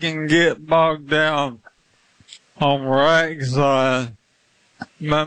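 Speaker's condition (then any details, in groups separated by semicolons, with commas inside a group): ALS; limb-onset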